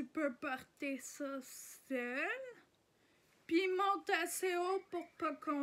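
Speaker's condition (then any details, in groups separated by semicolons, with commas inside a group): Ataxia; degenerative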